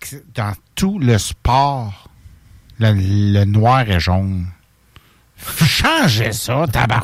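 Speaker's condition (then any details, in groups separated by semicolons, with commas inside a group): No condition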